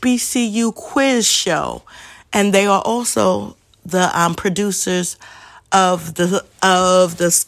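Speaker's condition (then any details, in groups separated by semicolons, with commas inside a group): Stuttering; traumatic brain injury survivor, gets worn out with brain overload; stumbles upon words while speaking; prolonged sounds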